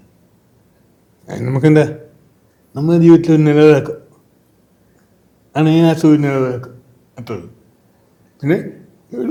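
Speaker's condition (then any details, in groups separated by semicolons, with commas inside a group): Cerebral palsy; from birth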